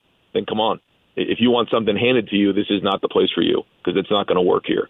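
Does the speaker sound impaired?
No.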